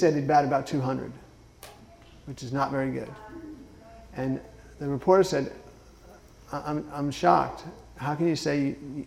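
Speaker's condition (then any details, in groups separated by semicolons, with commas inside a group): Parkinson's disease; left foot dystonia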